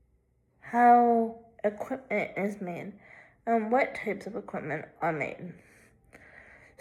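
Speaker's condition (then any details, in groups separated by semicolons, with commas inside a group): Cerebral palsy, left hemiplegia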